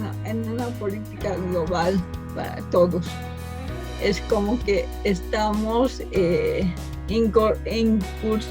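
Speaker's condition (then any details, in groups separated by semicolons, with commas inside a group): Cerebral palsy from birth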